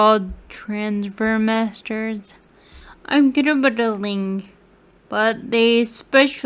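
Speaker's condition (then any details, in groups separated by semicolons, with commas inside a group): Friedreich's ataxia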